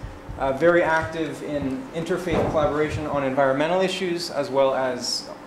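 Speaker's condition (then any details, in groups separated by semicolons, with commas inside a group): No condition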